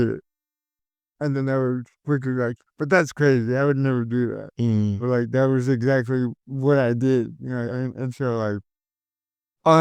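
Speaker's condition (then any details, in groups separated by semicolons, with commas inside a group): Cerebral palsy; caused by stroke at birth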